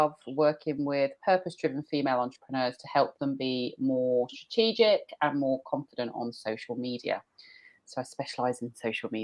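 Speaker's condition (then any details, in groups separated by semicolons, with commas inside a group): No condition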